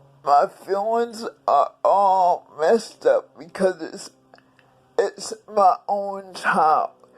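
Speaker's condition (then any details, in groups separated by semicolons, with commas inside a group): Cerebral palsy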